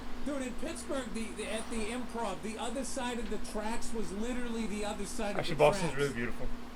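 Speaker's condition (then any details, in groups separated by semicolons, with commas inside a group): No condition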